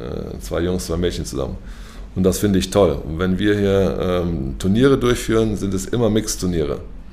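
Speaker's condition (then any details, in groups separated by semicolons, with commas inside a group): No condition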